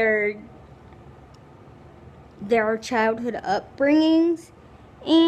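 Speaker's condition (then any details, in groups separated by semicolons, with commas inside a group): Cerebral palsy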